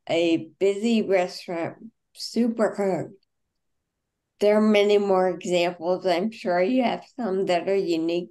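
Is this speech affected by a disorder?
Yes: Friedreich's ataxia; onset age 19; about 40 years since diagnosis.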